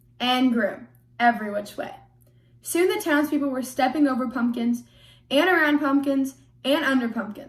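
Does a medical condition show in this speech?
No.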